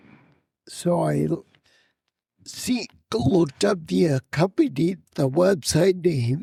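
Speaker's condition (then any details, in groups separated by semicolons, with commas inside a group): Spinocerebellar ataxia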